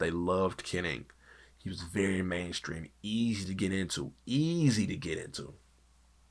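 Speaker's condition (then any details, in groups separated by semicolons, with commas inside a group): No condition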